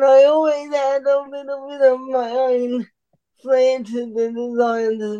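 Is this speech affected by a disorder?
Yes: cerebral palsy; uses about three fingers on right hand to manipulate lego bricks.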